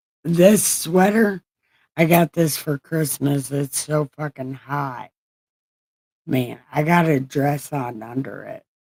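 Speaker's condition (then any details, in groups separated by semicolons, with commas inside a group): Brain injury; brain surgery; after brain surgery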